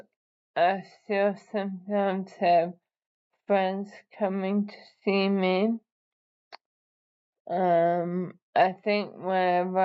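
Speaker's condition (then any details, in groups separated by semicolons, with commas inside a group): ALS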